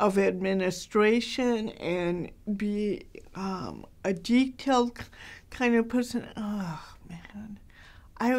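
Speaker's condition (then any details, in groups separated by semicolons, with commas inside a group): Cerebral palsy, mild; from birth; hard to understand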